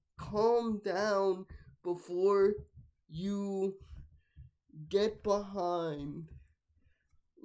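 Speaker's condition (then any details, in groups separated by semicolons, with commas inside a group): Cerebral palsy; not hereditary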